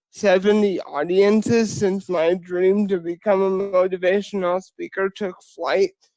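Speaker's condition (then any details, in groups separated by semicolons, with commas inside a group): Spastic cerebral palsy; spastic form, quadriplegia; diagnosed before age one, now 21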